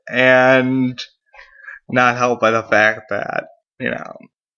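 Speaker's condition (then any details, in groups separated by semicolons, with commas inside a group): Cerebral palsy; mild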